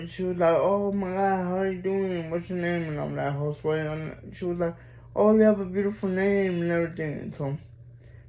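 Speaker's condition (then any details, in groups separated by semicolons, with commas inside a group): Mild cerebral palsy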